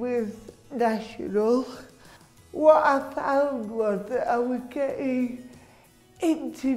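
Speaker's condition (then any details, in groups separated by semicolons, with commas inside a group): Cerebral palsy; speech impediment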